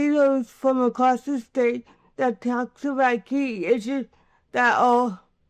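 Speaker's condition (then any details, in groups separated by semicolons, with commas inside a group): Cerebral palsy; with developmental disabilities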